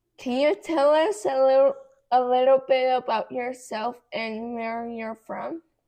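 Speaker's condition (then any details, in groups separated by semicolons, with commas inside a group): Cerebral palsy; hard to talk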